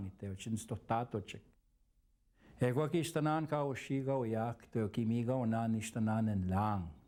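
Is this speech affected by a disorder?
No.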